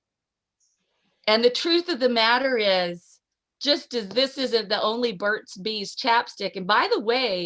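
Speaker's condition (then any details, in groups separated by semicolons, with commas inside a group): No condition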